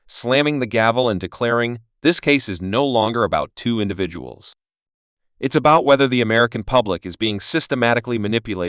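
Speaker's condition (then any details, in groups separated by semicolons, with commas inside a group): No condition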